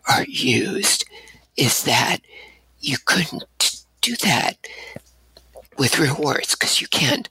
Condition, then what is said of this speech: Spasmodic dysphonia. And what happened was, after the surgery, I had this really significant vocal tremor,